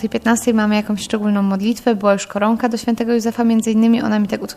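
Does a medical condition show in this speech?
No.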